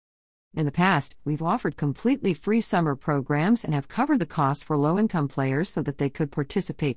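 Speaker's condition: No condition

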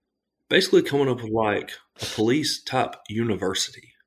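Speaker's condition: No condition

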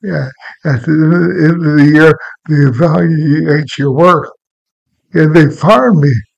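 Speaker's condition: Cerebral palsy, mild; present from birth, birth injury affecting motor skills, diagnosed around age 65 at Mayo Clinic, not severely affected; walks on toes, walks fast, shuffles feet, slips and falls on uneven ground; speech a little slurred, choked about a dozen times, swallowing affected

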